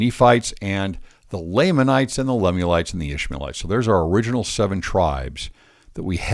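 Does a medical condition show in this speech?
No.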